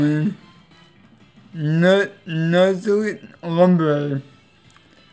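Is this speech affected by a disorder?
Yes: cerebral palsy; affects legs.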